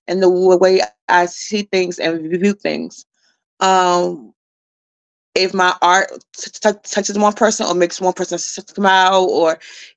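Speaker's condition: Stuttering; repeated sounds, prolonged sounds

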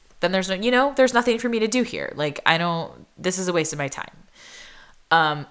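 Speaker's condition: No condition

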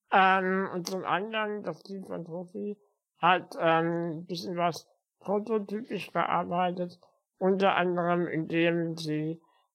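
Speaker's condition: Spinal muscular atrophy; uses wheelchair

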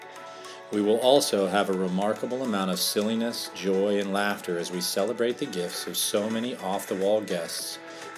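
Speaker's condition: No condition

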